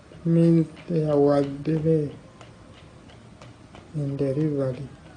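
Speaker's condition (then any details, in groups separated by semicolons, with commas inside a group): Cerebral palsy; lost walking, writing, self-feeding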